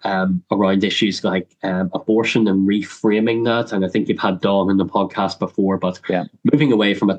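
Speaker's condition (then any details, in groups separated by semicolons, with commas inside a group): Cleft lip and palate; congenital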